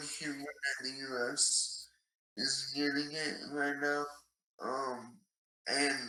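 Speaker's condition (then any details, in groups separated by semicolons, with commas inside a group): ALS; swallowing and breathing changes, nasal voice since onset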